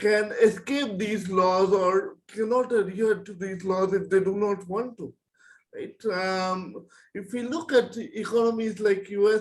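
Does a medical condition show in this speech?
Yes: cerebral palsy; present from birth.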